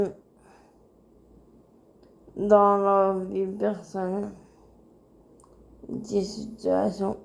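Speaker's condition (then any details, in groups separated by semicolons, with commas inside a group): Cerebral palsy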